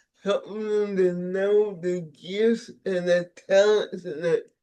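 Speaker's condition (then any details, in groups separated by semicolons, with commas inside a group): Cerebral palsy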